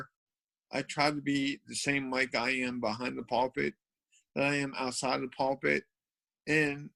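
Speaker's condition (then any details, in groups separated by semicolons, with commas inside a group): Cerebral palsy; from birth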